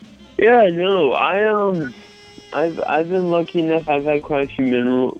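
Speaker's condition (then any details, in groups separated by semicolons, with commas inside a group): Mild cerebral palsy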